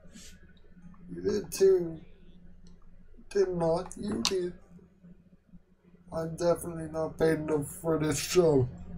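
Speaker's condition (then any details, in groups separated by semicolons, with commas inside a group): Quadriplegic cerebral palsy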